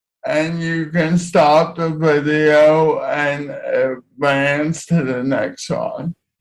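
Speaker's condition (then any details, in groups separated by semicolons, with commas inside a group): Cerebral palsy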